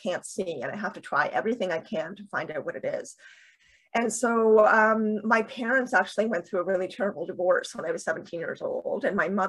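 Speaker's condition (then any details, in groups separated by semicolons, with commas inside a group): Deafness with cochlear implants, bilateral cochlear implants; two cochlear implants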